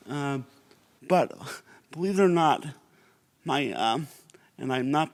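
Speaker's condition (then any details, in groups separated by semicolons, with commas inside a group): Cerebral palsy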